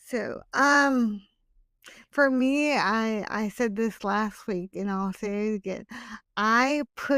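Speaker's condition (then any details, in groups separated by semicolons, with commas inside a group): Hemiplegic cerebral palsy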